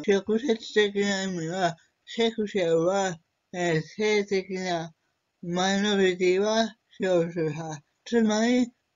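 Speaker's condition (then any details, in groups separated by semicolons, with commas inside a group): Cerebral palsy; severe, uses a wheelchair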